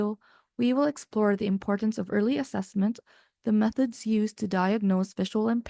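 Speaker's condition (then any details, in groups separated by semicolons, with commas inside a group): No condition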